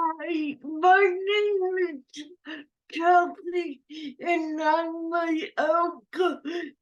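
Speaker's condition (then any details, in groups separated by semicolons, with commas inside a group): Cerebral palsy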